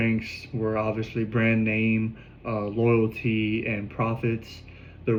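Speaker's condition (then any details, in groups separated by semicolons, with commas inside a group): No condition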